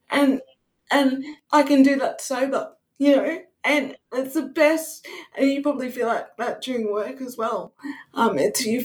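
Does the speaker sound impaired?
Yes: cerebral palsy; wheelchair user, needs support worker, none available pre-NDIS; speech higher on bad days, people on cam often think drunk at first.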